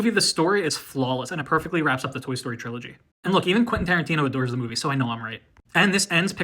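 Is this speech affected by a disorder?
No.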